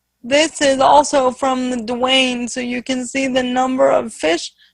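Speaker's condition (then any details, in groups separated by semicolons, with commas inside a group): Spastic quadriplegic cerebral palsy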